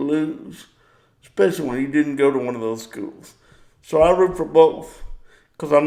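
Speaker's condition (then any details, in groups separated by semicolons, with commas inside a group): Cerebral palsy; power wheelchair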